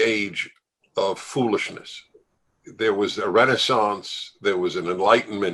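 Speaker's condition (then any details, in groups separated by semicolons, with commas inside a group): No condition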